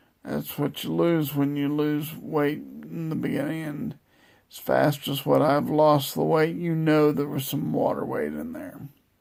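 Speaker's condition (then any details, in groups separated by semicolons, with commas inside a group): Multiple sclerosis; wheelchair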